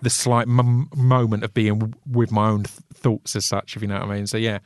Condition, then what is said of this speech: Stuttering. Dead on cue there. Did you see that? It was like it knew yeah. the story was coming.